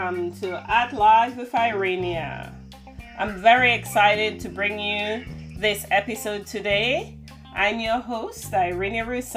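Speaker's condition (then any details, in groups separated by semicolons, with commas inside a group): No condition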